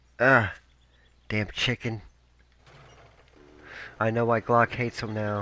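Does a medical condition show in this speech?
No.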